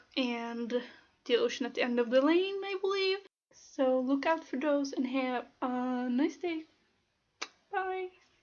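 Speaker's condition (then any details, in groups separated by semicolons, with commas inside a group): No condition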